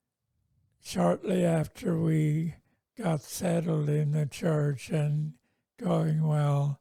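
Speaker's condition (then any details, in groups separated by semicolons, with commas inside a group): Multiple sclerosis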